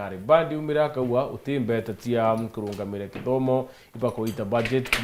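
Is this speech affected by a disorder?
No.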